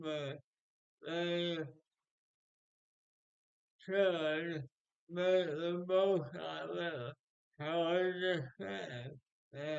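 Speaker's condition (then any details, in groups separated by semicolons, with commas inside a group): Speech impairment after birth surgery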